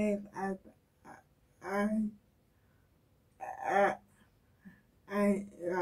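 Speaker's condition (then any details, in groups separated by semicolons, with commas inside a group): Cerebral palsy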